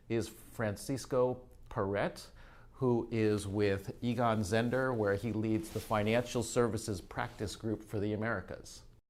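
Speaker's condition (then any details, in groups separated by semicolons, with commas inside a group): No condition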